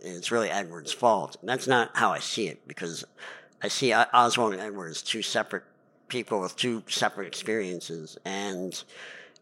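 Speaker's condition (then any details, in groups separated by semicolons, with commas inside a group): Cleft palate; lifelong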